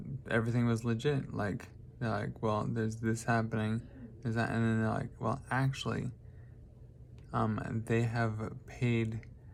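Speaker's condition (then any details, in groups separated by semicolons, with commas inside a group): Traumatic brain injury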